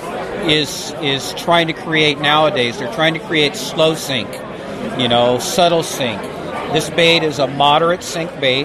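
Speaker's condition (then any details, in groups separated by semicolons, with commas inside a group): No condition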